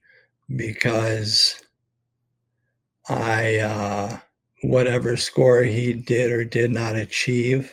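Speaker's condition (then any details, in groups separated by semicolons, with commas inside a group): ALS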